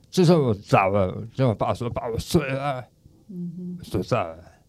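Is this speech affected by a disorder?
Yes: tongue cancer, stage 4 tongue cancer and parotid cancer; stage four tongue cancer, recovered; cancer-free after treatment; daily pronunciation practice after recovery, now speaks clearly, called a miracle by others.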